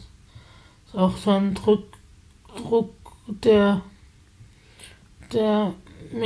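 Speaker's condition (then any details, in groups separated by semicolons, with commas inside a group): Spasticity from birth; multiple sclerosis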